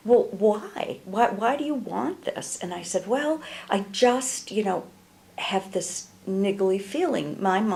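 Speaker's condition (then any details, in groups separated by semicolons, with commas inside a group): No condition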